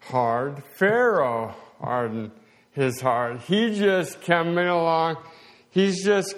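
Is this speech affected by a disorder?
Yes: slowed speech, swallowing problems; speech and swallowing affected.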